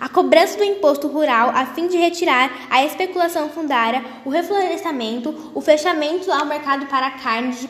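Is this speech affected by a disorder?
No.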